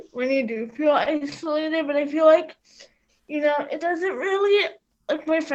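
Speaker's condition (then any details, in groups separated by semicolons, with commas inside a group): Cerebral palsy; quadriplegic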